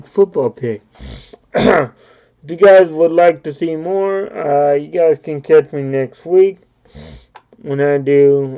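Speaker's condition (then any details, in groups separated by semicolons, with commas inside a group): Cerebral palsy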